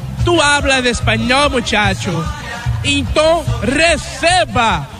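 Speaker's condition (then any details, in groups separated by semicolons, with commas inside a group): No condition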